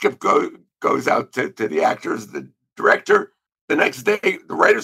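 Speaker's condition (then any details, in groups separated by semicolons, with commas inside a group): Stuttering; self-described as very fast at pitching jokes despite stutter; repeated sounds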